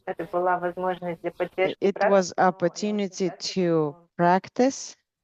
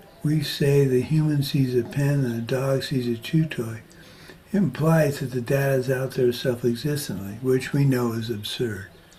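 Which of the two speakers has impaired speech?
The second: Parkinson's disease.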